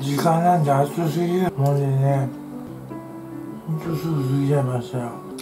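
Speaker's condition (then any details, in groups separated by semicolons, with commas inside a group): Tongue cancer, partial glossectomy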